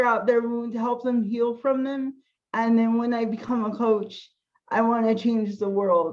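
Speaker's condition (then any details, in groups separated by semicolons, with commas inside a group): Cerebral palsy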